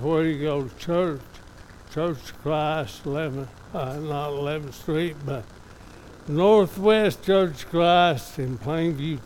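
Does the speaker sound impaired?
Yes: ALS; somewhat affected, evident today.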